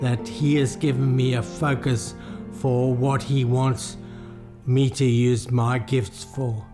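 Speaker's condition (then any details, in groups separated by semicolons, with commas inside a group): Motor neuron disease; about six years since diagnosis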